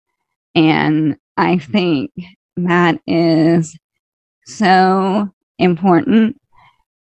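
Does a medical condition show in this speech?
Yes: ALS; slow progressing ALS, diagnosed February 2004 by neurologist, about 17 years since diagnosis.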